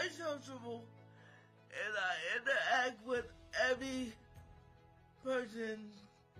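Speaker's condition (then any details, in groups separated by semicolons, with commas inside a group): Cerebral palsy; uses wheelchair; massage therapy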